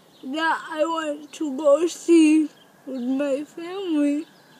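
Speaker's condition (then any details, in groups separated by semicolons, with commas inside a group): Cerebral palsy; birth oxygen deprivation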